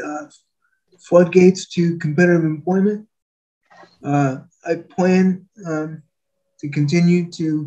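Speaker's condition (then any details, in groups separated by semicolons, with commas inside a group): Spastic quadriplegic cerebral palsy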